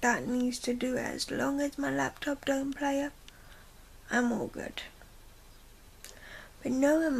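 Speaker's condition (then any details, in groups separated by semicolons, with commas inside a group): Cerebral palsy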